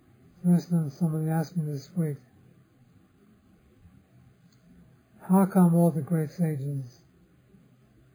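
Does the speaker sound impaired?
Yes: Parkinson's disease; others offer remedies.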